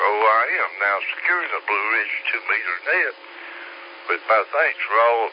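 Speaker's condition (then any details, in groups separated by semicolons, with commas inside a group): Slurred speech; stroke 3 years ago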